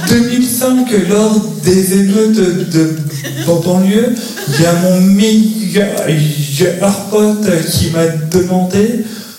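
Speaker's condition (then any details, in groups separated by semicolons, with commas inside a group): Stuttering; earlier misdiagnosed as Gilles de la Tourette by psychiatrist; blocked on word alors with psychiatrist; repeated sounds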